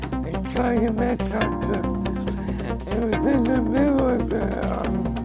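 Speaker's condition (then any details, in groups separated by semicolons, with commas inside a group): Cerebral palsy; from birth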